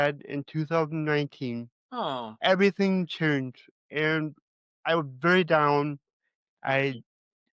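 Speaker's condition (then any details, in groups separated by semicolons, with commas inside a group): Cerebral palsy; from birth, birth asphyxia; diagnosed at one year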